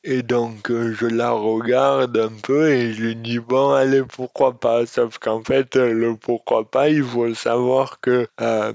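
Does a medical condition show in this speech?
Yes: dystonia; congenital, from lack of brain oxygen at birth, diagnosed soon after, left forearm most affected; eloquence disorder caused by dystonia, alongside muscular disorder.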